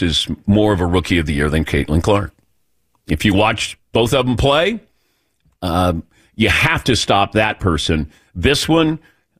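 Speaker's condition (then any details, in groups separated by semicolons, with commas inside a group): No condition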